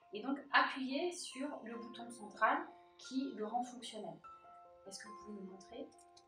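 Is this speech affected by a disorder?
No.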